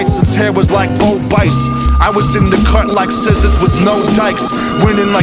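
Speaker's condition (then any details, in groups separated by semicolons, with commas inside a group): No condition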